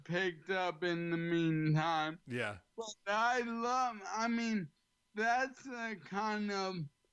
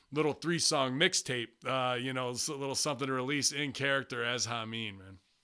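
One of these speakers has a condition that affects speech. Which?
The first: ALS; two years off after onset, performing again; slightly slurred, has to slow down.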